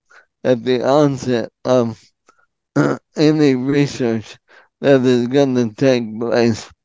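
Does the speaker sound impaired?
Yes: ALS; frequent hesitation fillers.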